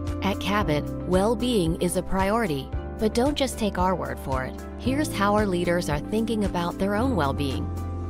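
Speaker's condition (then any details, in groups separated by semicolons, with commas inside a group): No condition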